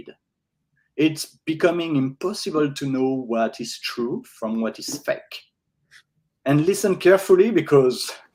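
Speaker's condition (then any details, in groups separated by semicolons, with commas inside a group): No condition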